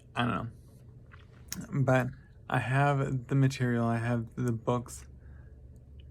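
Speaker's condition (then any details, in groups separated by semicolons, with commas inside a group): Traumatic brain injury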